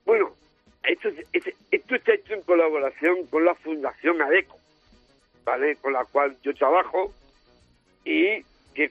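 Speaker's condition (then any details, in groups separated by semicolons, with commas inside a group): Down syndrome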